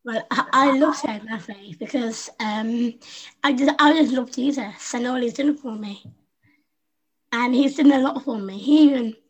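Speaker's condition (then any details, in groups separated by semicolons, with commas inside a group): Down syndrome; adult woman, 25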